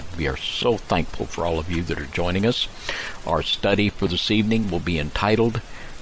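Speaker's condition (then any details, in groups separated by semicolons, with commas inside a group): No condition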